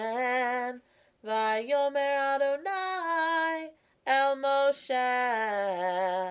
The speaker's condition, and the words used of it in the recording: None; typical speech.